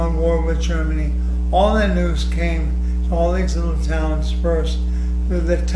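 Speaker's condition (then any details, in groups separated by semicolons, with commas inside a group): ALS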